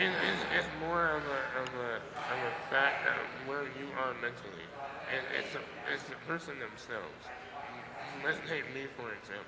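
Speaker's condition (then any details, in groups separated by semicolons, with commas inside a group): Muscular dystrophy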